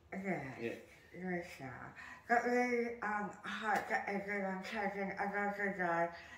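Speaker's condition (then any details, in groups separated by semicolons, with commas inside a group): Jaw cancer surgery; tracheostomy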